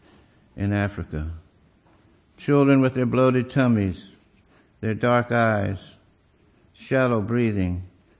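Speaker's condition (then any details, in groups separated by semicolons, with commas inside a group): Parkinson's disease; impaired balance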